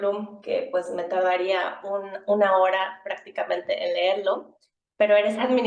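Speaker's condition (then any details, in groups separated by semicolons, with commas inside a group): No condition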